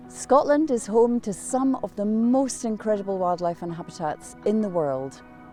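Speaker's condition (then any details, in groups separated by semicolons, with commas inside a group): No condition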